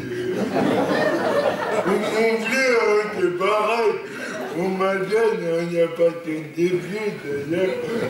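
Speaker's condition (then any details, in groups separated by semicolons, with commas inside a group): Cerebral palsy; lifelong, non-progressive; stable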